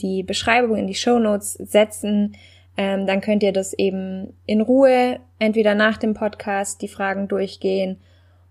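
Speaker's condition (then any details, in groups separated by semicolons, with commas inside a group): No condition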